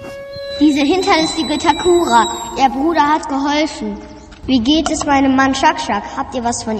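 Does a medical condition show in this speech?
No.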